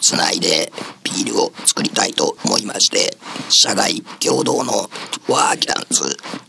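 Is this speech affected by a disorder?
Yes: laryngectomy, esophageal speech; 5 cm cervical esophageal cancer at esophageal entrance behind vocal cords, recurred after two years, larynx removed, reoperation; learned at 銀齢会 voice class, attended two and a half years; voice lost with larynx removal, single words came after a while, improves with practice.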